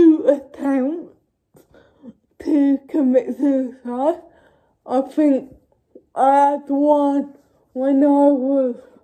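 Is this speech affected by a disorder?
Yes: cerebral palsy; uses feeding aid.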